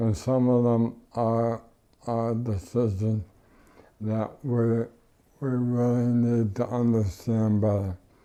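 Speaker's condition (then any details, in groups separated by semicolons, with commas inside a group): ALS; mucus clogged airway on waking, could not breathe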